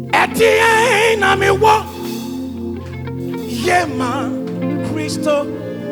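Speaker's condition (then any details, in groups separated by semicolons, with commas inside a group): No condition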